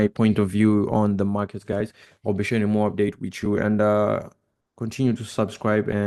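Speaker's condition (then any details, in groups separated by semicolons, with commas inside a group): No condition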